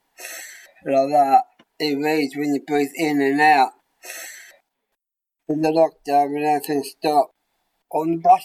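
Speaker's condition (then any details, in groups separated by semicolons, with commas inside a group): Down syndrome; congenital, present since birth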